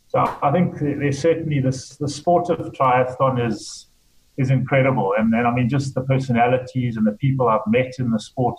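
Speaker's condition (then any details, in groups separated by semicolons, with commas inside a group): No condition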